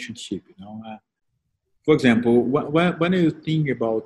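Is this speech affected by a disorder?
No.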